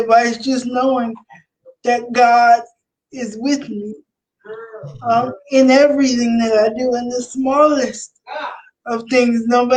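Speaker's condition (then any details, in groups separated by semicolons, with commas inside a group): Cerebral palsy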